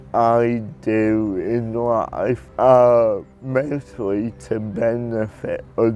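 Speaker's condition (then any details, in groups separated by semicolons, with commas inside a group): Cerebral palsy; early prognosis of never talking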